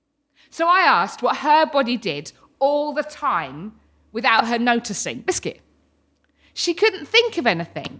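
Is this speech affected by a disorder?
Yes: Tourette syndrome; tics since childhood, diagnosed in 20s, uncontrollable noises and movements, obscene tics, uses wheelchair; tics intensify several times daily into seizure-like ticking fits, support worker helps, Liz takes over; hedgehog, cats, obscene tics like fuck a sheep, episodes of lost speech control.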